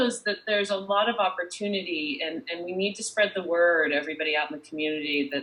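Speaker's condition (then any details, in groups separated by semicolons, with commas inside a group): No condition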